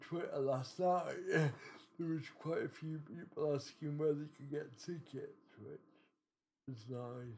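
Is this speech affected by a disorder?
Yes: cerebral palsy.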